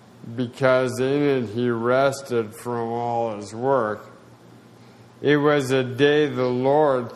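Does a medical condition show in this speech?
Yes: spasticity, mild.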